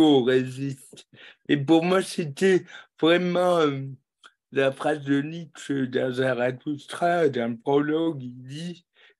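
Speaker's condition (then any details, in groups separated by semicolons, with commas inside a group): Cerebral palsy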